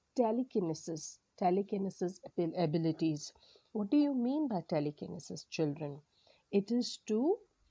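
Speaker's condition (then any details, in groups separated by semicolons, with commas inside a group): No condition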